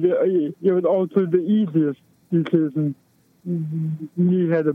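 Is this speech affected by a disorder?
Yes: cerebral palsy; affects movement.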